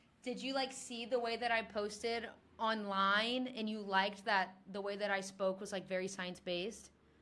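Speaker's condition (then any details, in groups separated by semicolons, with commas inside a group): No condition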